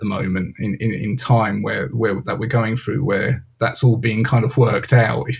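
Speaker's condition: No condition

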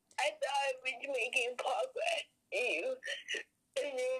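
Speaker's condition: Cerebral palsy; therapy since infancy; ongoing therapy, doctor tests of progress

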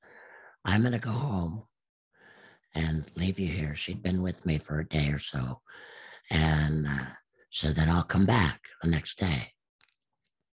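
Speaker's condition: Absent vocal cords; speech therapist saw no hope

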